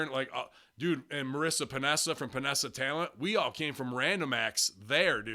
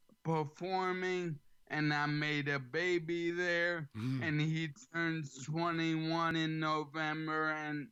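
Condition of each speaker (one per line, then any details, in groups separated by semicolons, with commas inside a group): No condition
ALS; two years off after onset, performing again; slightly slurred, has to slow down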